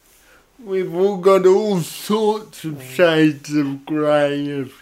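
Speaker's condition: Cerebral palsy; odd sort of voice

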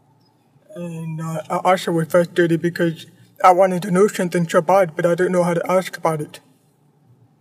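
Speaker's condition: Deafblindness; prosthetic eyes

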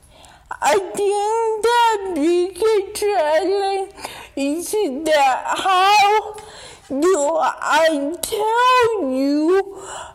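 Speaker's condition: Dystonia; wheelchair user

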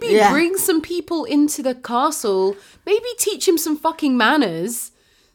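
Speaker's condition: No condition

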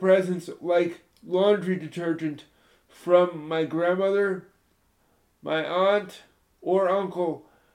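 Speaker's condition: Spastic cerebral palsy, moderate; born two months premature

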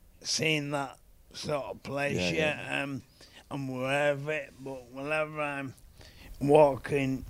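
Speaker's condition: ALS (motor neurone disease); nerve conduction testing

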